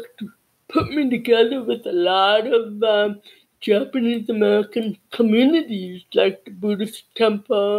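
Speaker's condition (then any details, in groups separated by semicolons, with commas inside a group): Cerebral palsy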